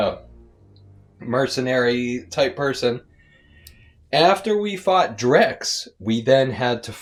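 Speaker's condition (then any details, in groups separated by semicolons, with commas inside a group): No condition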